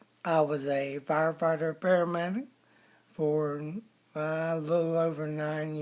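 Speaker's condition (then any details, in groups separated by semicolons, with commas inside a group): ALS, bulbar onset; onset slurred speech, right hand or wrist weakness; about 1 year since onset, 30% strength, walks, breathing exercises; constant slurred speech, hard to communicate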